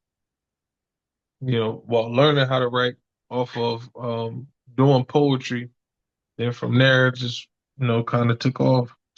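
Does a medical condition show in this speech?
No.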